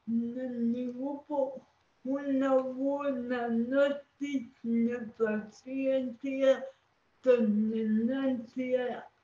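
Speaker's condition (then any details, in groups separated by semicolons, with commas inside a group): Cerebral palsy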